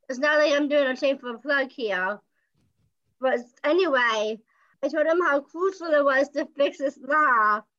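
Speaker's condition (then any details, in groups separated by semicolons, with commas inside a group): Down syndrome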